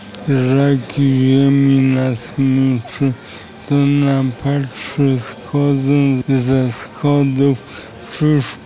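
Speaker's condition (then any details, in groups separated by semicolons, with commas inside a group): Aphasia; 1% survival odds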